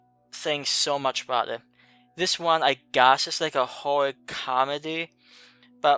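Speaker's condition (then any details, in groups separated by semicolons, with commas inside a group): No condition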